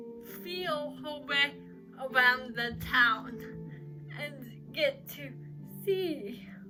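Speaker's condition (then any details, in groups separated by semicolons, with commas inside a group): Cerebral palsy; uses crutches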